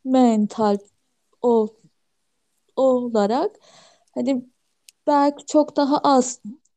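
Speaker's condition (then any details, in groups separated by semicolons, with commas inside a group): Stuttering; consulted a professor about own stuttering five years ago; stutters normally, much more at work and when anxious, very little when alone and relaxed; repeated sounds, blocks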